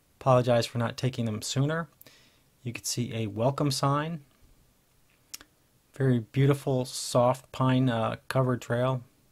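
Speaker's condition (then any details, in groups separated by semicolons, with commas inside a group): No condition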